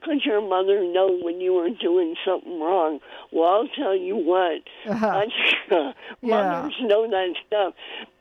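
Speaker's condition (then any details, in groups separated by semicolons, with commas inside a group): Cleft palate; congenital cleft palate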